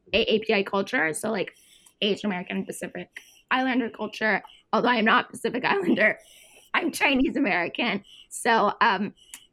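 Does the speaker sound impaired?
Yes: tracheostomy; tracheostomy tube for breathing, had whole life, nurse accompanied through childhood; uses tracheostomy tube to breathe, age 28.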